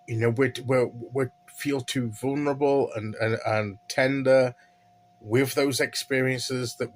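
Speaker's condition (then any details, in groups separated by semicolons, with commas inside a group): No condition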